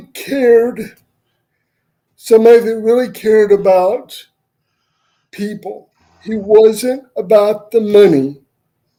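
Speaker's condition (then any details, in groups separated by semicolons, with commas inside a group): Cerebral palsy; wheelchair user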